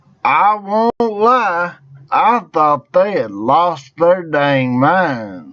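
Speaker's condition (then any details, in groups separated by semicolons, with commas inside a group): Traumatic brain injury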